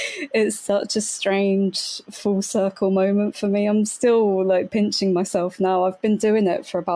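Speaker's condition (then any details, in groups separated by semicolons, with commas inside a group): No condition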